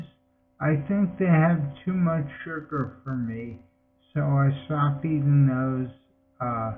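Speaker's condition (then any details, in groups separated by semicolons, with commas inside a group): Multiple sclerosis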